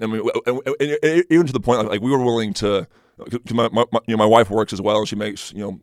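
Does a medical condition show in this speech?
Yes: stutter; stutter first noticed in high school, not as a child, magnified speaking Spanish as a missionary; has seen speech therapists, helped a little, uses detailed preparation to reduce stuttering; stutters off the cuff, trips over words, can't get a word out, less when prepared and confident; here repeated sounds, repeated words.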